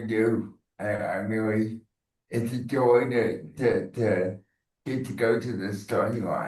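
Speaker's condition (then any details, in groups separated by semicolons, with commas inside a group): Cerebral palsy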